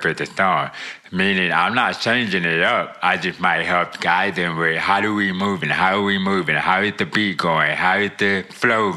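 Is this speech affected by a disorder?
Yes: deafness; born with profound hearing loss, wears hearing aids since childhood, cannot hear without them.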